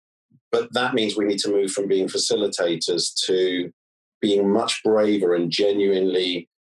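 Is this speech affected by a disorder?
No.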